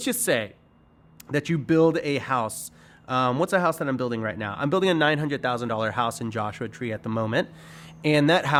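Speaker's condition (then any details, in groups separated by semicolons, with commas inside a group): No condition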